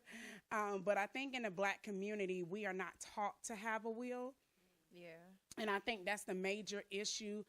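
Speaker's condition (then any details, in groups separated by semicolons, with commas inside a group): No condition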